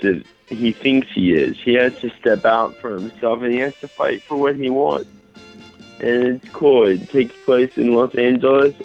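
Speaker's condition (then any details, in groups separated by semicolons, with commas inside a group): Mild cerebral palsy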